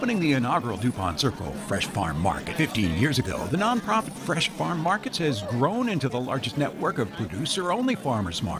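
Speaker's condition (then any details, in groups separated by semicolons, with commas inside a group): No condition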